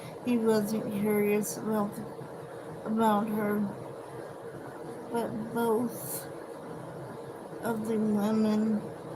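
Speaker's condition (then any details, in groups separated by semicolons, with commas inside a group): Cerebral palsy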